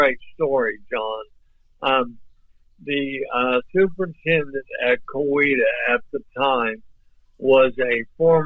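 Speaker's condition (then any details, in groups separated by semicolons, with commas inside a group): ALS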